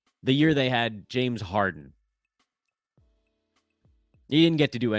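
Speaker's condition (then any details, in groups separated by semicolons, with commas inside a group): No condition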